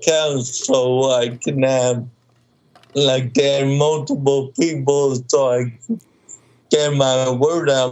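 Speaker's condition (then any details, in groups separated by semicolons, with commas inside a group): Cerebral palsy, mild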